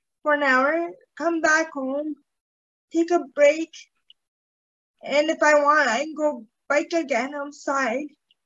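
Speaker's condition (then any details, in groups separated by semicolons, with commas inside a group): Cerebral palsy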